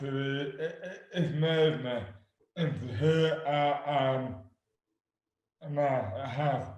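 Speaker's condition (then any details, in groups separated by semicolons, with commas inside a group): Dystonia; affects hands and speech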